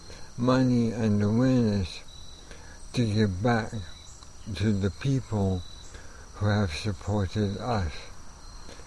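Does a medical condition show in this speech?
Yes: amyotrophic lateral sclerosis; onset just over a year ago, trouble forming guitar chords with left hand, left arm most affected; diagnosed by neurologist, first thought nerve compression from cycling, still cycling long distances; voice already affected, formerly soft-spoken with quiet voice.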